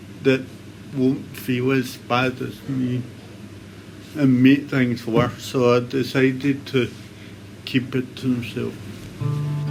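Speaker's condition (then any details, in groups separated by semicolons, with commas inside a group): Cerebral palsy; complex operation for condition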